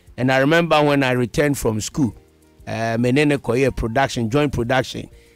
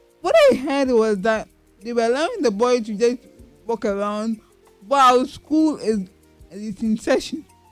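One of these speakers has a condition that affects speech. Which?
The second: cerebral palsy; acquired, not from birth.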